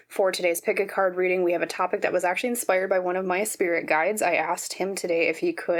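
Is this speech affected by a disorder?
No.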